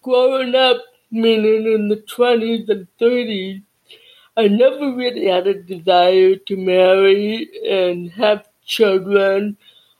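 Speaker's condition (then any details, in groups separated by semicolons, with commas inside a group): Deafness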